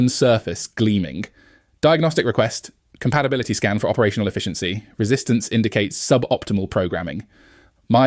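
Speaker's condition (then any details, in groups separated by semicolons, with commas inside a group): No condition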